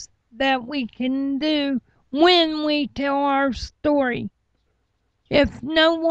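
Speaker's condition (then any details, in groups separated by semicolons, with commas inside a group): Cerebral palsy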